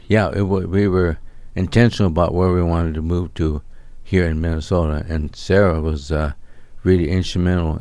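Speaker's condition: ALS; onset year ago, slurred speech, limb and torso weakness, stroke ruled out, Mayo Clinic neurologist diagnosis; recently diagnosed, weakening body, cane always, MSU voice banking twice weekly with Tessa, William; slightly slurred, talking getting harder, fears sounding mumbled, voice disrupts train of thought, expects voice loss

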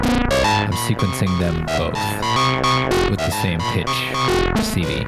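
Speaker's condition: No condition

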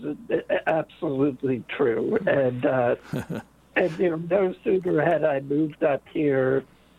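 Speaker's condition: Late-onset Pompe disease; onset age 5-6

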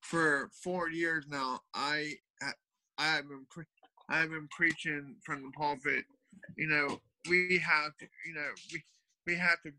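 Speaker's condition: Cerebral palsy; cerebral palsy since birth

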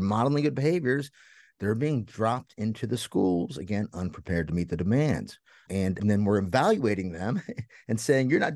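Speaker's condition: No condition

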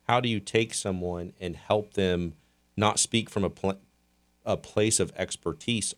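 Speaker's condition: No condition

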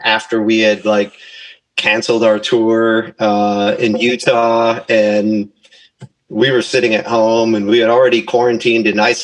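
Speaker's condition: No condition

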